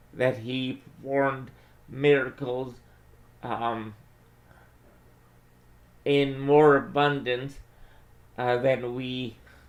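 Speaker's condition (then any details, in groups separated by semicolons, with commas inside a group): Cerebral palsy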